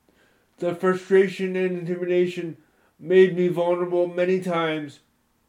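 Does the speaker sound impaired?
Yes: spastic cerebral palsy; from spinal meningitis, born 2 months premature, four childhood surgeries, weekly physical, occupational therapy; stiff, tight, involuntary muscle movements, mainly legs, moderately impaired balance, coordination, uses crutches, slow hands; in childhood froze under stress, could not speak or defend self verbally.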